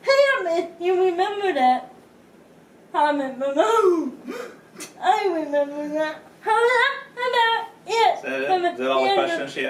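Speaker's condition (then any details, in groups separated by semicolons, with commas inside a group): Spastic quadriplegic cerebral palsy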